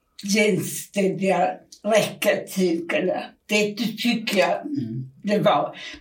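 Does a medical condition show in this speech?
Yes: aphasia; aphasia from brain damage, at onset could not speak at all, partly recovered after time in Spain; member of aphasia association; knows words but cannot get them out, word-finding errors, garbled non-words, restarts, repetitions.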